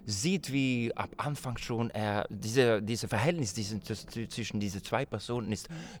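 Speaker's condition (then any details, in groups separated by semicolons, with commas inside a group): No condition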